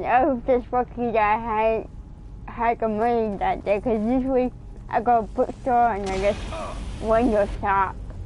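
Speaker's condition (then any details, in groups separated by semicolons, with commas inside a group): Cerebral palsy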